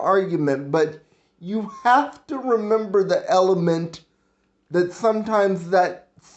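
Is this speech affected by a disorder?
Yes: cerebral palsy.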